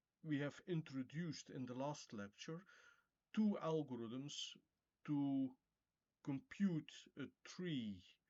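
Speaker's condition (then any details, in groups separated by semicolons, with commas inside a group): No condition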